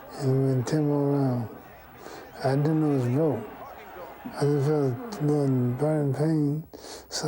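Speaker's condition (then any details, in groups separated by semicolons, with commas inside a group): Parkinson's syndrome; sometimes slurred speech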